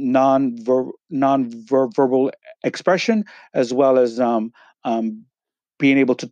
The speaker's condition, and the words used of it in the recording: Stuttering. So me, I have anxiety. I deal with depression, anxiety, OCD, and I stutter as well.